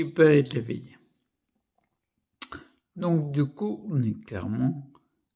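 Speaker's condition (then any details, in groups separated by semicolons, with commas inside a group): Primary progressive multiple sclerosis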